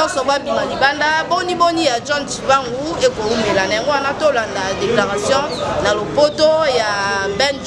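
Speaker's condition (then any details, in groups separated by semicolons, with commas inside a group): No condition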